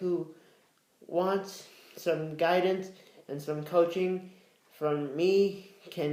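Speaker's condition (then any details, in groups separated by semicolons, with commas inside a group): Cerebral palsy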